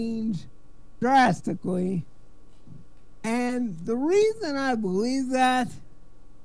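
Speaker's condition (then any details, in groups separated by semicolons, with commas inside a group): Cerebral palsy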